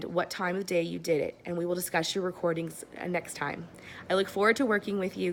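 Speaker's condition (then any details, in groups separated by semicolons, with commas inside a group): No condition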